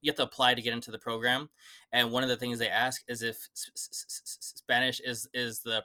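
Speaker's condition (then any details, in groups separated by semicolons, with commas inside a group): Stutter; stutter since childhood, never addressed as stuttering, talked a lot and fast, constantly told to slow down; adult, repeats words, gets stuck on words, often cannot start sentences, stutter also obstacle in Spanish; word repetitions, blocks at sentence start, stutters in Spanish too; prolonged sounds, blocks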